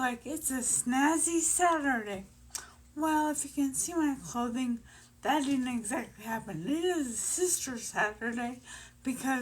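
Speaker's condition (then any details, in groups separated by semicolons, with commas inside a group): Brain injury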